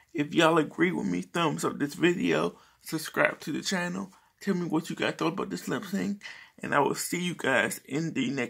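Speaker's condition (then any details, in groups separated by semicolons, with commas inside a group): Cerebral palsy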